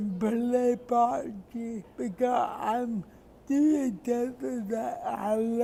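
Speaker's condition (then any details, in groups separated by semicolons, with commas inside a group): Cerebral palsy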